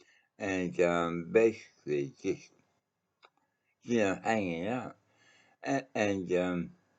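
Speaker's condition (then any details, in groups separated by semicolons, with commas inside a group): Mouth cancer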